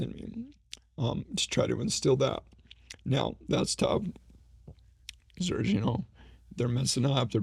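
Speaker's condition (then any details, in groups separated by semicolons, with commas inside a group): ALS; slowly progressing form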